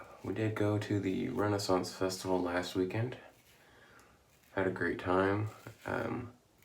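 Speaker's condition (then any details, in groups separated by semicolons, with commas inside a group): No condition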